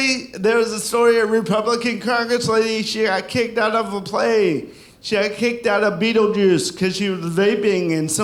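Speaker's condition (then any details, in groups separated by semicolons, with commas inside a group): Cerebral palsy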